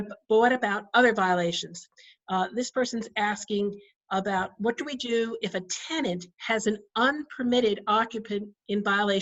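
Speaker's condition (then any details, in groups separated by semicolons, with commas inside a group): No condition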